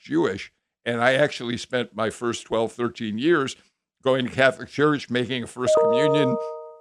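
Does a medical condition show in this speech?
No.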